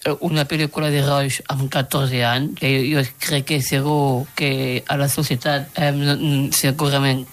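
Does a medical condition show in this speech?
Yes: Down syndrome; genetic, three copies of chromosome 21.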